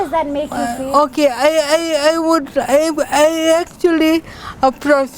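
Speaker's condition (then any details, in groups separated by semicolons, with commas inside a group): Cerebral palsy; from birth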